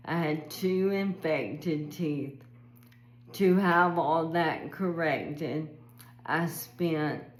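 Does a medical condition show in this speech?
Yes: ALS.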